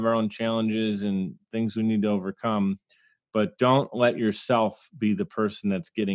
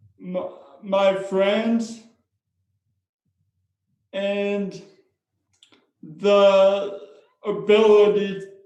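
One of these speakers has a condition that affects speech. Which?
The second: spastic cerebral palsy; diagnosed at age 3, now public speaker; speech impairment.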